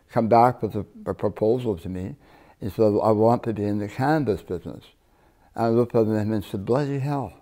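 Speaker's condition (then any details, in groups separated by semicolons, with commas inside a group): Partial glossectomy for tongue cancer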